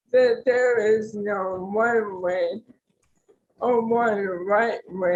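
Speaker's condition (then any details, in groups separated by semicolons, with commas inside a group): ALS; tracheostomy; arms do not work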